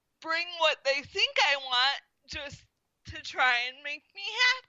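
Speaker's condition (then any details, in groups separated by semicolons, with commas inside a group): Spastic quadriplegic cerebral palsy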